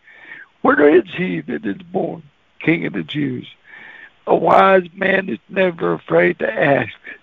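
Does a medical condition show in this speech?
Yes: cerebral palsy; cerebral palsy voice.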